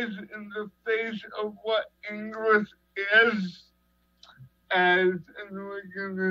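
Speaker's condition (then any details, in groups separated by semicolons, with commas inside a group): Cerebral palsy; 37 years, long-term care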